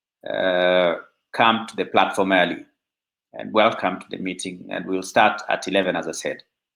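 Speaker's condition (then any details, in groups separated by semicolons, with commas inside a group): No condition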